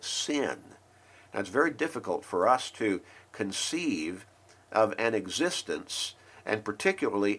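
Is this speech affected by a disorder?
No.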